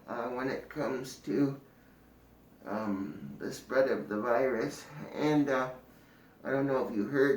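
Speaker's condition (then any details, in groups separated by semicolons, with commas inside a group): Cerebral palsy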